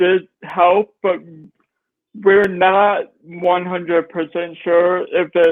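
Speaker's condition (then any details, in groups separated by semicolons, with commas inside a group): Cerebral palsy; brain injury; diagnosed age 3, physical and occupational therapy; nonverbal at age 3, speech therapy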